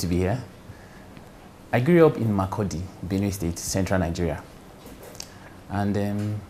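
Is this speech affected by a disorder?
No.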